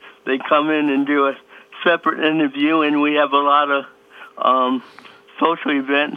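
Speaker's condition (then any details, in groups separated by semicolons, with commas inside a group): Cerebral palsy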